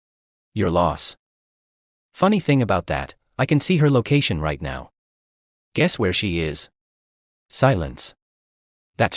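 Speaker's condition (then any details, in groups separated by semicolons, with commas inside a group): No condition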